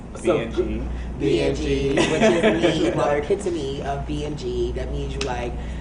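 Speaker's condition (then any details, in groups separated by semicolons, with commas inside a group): No condition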